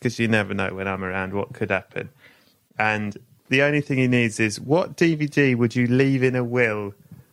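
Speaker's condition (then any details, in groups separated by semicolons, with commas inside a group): No condition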